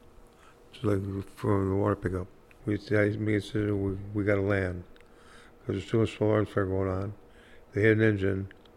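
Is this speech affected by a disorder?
Yes: Parkinson's disease; Parkinson's disease attributed to Agent Orange exposure during Vietnam service.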